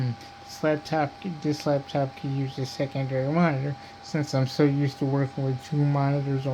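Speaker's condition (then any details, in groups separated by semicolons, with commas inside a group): Cerebral palsy; diplegia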